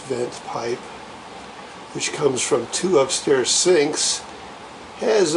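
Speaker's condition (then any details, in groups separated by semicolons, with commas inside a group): No condition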